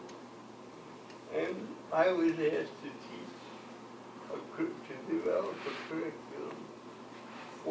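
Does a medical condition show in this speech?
Yes: cerebral palsy; from birth.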